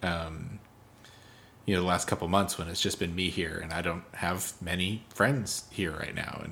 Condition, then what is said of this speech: No condition.